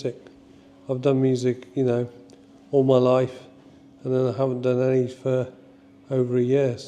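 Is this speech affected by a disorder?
Yes: motor neurone disease; ALS type.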